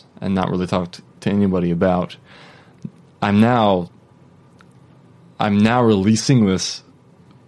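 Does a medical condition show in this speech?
Yes: stutter; lifelong stutter, speech therapy in school and before senior college year, emotional therapy for shame; mild but noticeable stutter, barely noticeable in this comfortable conversation; face twitching when stuttering, worse when stressed, near fluent when comfortable, much thinking behind every word; here prolonged sounds, blocks.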